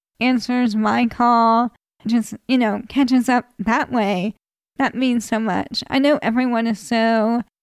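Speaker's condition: ALS; feeding tube placed about 5 years ago

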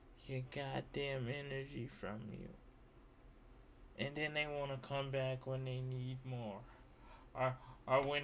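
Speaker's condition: Cerebral palsy; uses wheelchair

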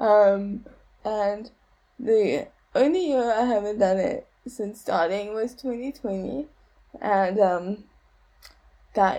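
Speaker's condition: Cerebral palsy; age 29

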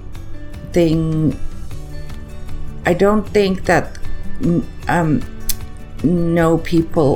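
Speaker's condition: Aphasia; acquired after stroke, affects speech and writing, no cognitive deficits, intellect intact; receiving nursing care; words glitch, cannot get thoughts out in voice or writing, listeners anticipate next word

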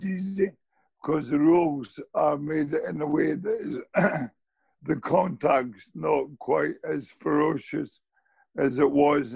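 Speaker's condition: Motor neurone disease; nearly 4 years since diagnosis

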